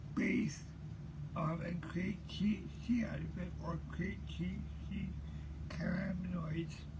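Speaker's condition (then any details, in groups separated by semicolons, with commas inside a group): Cerebral palsy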